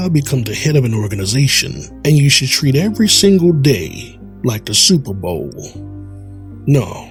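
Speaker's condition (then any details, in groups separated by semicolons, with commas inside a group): No condition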